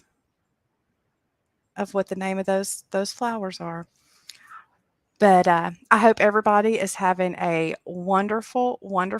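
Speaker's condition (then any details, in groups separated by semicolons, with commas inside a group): No condition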